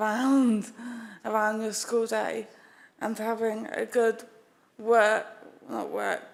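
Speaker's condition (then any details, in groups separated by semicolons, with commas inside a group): Acquired brain injury; could not talk for nearly two years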